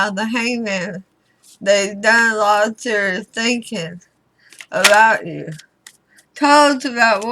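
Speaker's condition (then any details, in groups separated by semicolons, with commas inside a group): Throat cancer radiation damage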